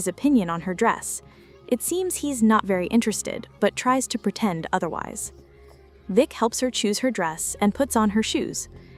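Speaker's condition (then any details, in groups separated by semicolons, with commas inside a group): No condition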